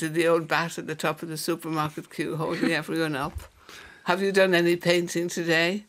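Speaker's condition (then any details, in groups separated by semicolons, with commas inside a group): Parkinson's disease; progressive neurodegenerative, reduced dopamine, began with right hand tremor during thyroid treatment, illegible handwriting, slowed walking; shorter voice and breath, exaggerates voice to be understood, runs out of puff, listeners asked pardon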